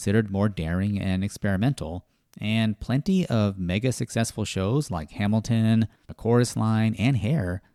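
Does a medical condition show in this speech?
No.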